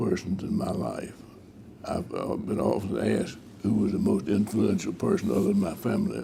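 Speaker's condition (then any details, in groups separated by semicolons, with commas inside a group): Parkinson's disease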